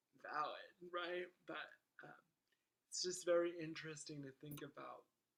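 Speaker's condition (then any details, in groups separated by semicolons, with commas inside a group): Cerebral palsy; wheelchair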